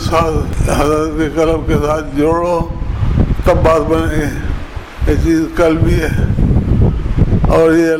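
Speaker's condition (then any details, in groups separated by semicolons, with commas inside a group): Difficulty speaking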